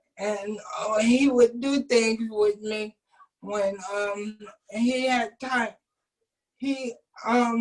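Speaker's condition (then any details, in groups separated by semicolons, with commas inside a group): Cerebral palsy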